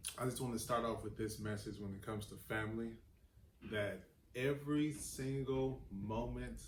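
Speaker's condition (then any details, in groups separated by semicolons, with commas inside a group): No condition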